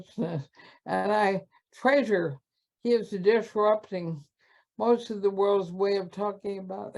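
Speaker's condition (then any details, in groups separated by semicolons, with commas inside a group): ALS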